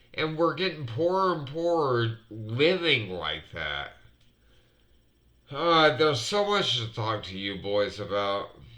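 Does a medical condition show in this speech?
Yes: multiple sclerosis.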